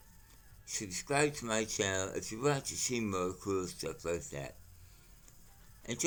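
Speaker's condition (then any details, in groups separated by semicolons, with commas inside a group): Mouth cancer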